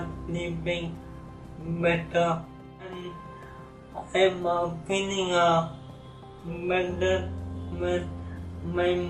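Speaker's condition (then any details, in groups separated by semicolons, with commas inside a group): ALS; abnormal gait, gross and fine motor impairment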